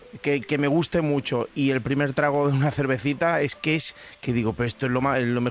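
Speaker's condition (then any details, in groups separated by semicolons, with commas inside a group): No condition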